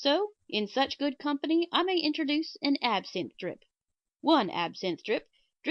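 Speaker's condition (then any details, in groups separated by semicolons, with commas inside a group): No condition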